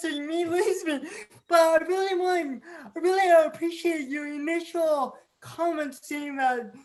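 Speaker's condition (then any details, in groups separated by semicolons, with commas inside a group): Cerebral palsy; from birth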